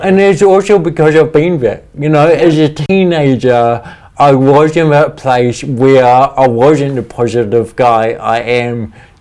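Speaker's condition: Cerebral palsy; speech impediment, talks funny

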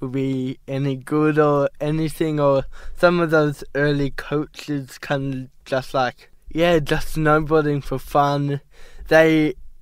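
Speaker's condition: Cerebral palsy; ongoing therapy at Cerebral Palsy Alliance, para-snowboarder, has driving license

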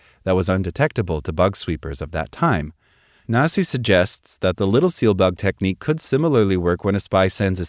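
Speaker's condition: No condition

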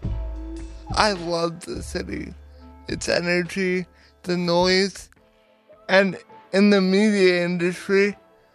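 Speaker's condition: Cerebral palsy; power wheelchair user, personal support worker 6 hours weekly, mother toilets, washes, cooks, dresses, drives; needs daily personal support, help getting up every morning

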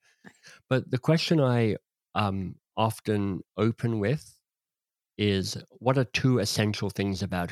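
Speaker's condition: Cleft lip and palate; speech impediment of sorts, less polished

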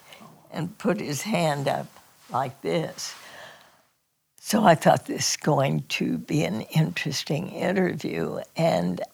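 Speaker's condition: Spasmodic dysphonia; strange, strangled-sounding voice, vocal cords crunch down unnaturally

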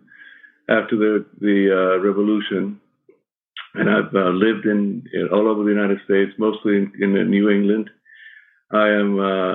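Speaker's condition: Parkinson's; shaky voice, may stumble on words

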